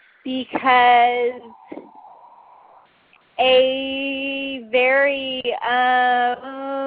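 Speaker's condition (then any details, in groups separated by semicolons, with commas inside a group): Cerebral palsy; muscle spasms including speech muscles, handwriting affected; stutters from speech muscle spasms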